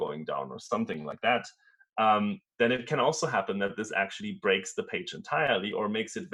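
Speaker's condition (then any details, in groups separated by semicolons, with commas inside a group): No condition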